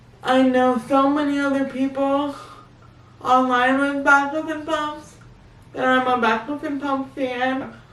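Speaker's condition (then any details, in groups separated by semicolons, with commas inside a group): Cerebral palsy; baclofen pump for spasms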